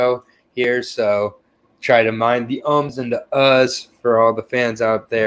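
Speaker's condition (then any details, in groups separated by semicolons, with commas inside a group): No condition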